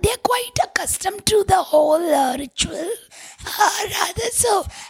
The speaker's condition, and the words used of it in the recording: Tracheostomy. See, we don't even realize we are holding our breath to produce audibility.